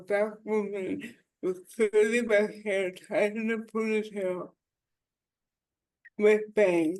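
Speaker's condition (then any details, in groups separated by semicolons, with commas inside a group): Disability affecting muscles; affects muscles including speech muscles; speech impairment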